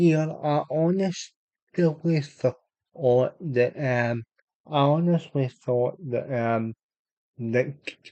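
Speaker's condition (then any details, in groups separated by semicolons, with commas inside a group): Cerebral palsy; unable to walk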